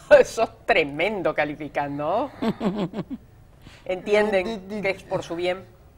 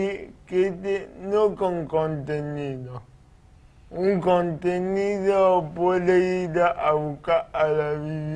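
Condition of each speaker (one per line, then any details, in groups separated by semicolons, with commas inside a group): No condition
Cerebral palsy; cerebral palsy from birth, delivery injury; age 31, past rehabilitation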